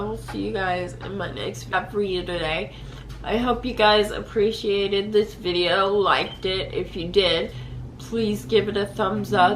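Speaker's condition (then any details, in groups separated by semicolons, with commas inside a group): Cerebral palsy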